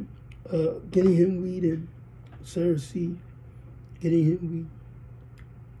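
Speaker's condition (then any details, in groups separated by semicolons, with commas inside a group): Cerebral palsy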